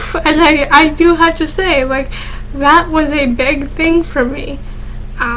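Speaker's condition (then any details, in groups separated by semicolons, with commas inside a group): Cerebral palsy, mild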